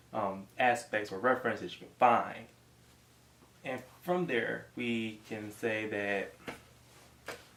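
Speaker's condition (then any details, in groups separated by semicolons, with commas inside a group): No condition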